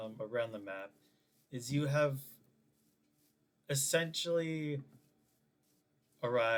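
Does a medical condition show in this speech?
No.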